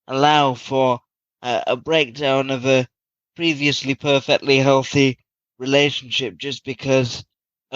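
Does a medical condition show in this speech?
Yes: cerebral palsy; from birth, very premature birth.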